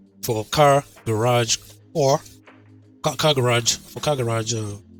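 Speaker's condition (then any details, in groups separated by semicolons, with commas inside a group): No condition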